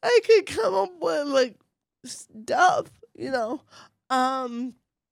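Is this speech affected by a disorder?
Yes: cerebral palsy, mild; voice affected.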